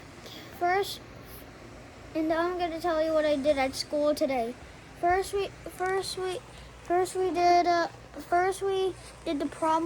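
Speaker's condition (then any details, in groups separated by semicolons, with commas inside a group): No condition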